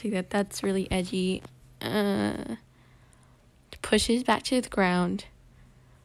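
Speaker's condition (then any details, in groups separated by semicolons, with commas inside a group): No condition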